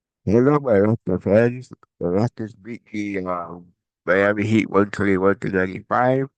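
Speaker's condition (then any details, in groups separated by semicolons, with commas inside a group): Cerebral palsy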